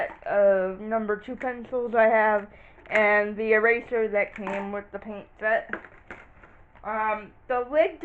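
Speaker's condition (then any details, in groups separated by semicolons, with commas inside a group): Cerebral palsy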